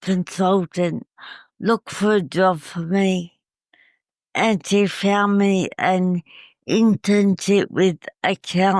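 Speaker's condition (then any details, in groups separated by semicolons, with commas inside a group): Cerebral palsy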